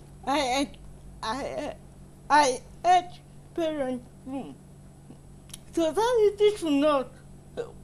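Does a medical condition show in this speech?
Yes: cerebral palsy; involuntary body movements.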